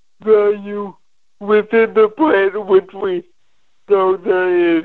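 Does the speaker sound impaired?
Yes: cerebral palsy; from birth, neuromuscular deficits affecting all daily activities, brain functions normally, past back surgery, opioids for pain; muscles very stiff especially when nervous, words repeated and clarified by relay operator.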